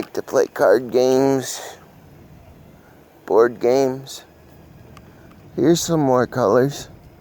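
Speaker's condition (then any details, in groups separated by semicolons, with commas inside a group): Cerebral palsy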